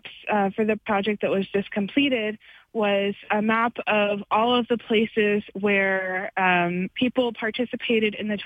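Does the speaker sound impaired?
No.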